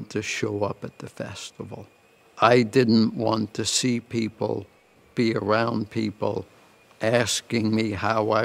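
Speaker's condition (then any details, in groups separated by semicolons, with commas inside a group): ALS; progressive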